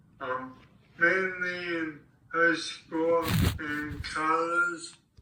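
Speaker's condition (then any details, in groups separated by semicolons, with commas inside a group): ALS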